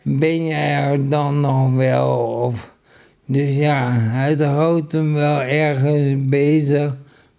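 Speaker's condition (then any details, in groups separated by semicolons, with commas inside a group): ALS; incurable muscle disease, first symptoms cramps; about five years since onset, earlier trials via TriCALS, then self-sought medication for a year; feels speech, swallowing and breathlessness improved on medication, speaks better than eighteen months ago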